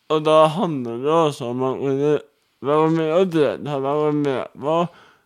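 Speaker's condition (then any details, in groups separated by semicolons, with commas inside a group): Cerebral palsy; wheelchair user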